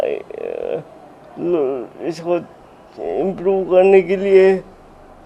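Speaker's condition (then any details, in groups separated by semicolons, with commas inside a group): Cerebral palsy; spastic type, fully physically disabled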